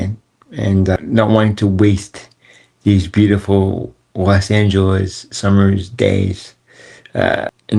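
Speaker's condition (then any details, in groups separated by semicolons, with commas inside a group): Cerebral palsy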